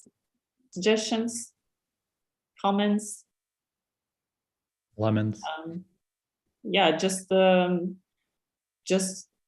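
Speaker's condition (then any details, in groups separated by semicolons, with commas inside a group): No condition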